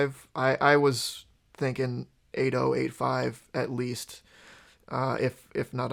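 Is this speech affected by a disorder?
No.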